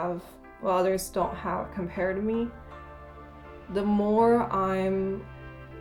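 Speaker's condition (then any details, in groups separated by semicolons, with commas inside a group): No condition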